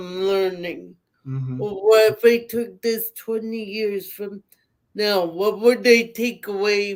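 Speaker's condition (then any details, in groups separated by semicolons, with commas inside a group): Cerebral palsy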